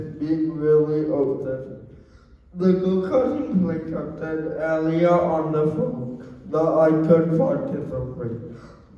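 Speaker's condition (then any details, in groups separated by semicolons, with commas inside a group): Cerebral palsy; wheelchair user; regular therapy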